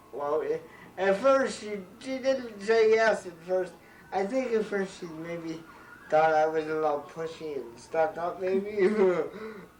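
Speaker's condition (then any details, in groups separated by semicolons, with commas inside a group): Cerebral palsy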